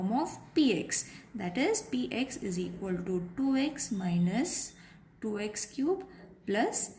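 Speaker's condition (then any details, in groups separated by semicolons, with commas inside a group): No condition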